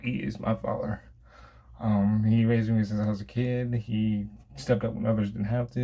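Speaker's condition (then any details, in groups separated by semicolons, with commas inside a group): Cerebral palsy; from birth, affects motor skills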